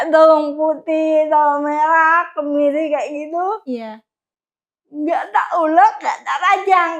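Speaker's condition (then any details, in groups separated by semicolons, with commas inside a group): Cerebral palsy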